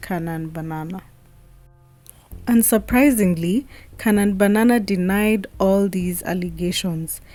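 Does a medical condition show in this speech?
No.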